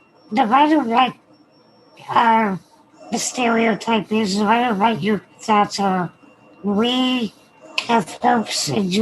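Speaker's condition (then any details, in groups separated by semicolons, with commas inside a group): Spinal muscular atrophy; wheelchair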